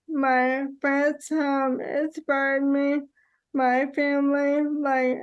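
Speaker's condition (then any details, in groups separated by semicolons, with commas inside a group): ALS; onset with a finger not working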